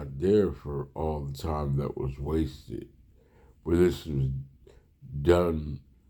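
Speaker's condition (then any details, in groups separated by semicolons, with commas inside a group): Slurred speech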